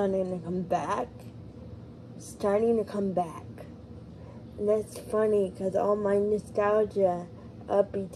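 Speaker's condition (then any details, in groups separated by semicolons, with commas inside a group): Cerebral palsy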